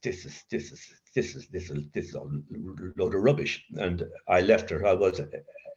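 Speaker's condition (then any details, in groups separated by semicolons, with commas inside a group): Covert stutter; severe childhood stutter, linked to adverse childhood experience, child guidance clinic, worse with teacher's punishment, covert since sobriety; occasional blocks, stutters in mind more than aloud, avoids feared words, voice never feels own; repeated words, prolonged sounds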